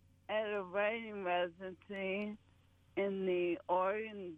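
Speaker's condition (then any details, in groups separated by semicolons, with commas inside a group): ALS; vibrating neurons in head, no longer writing poems or revising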